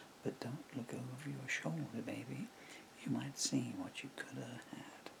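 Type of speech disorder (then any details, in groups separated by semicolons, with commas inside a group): Bulbar dysarthria; progressive bulbar palsy (MND)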